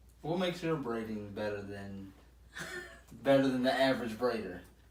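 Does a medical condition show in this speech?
No.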